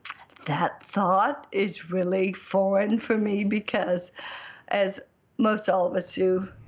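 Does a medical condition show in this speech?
Yes: bulbar ALS; bulbar onset ALS, speech, swallow and breathing presentation, expected faster progression, voice expected to go sooner; lisp, difficulty with articulation, effortful tongue movement, not speaking clearly, ALS impact audible.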